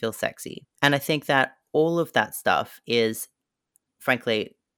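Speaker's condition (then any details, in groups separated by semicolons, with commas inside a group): No condition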